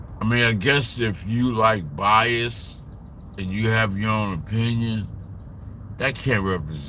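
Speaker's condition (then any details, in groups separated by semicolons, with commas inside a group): Slurred speech; still slurs words occasionally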